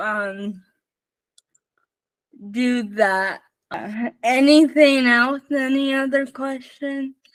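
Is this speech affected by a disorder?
Yes: spastic cerebral palsy, mixed.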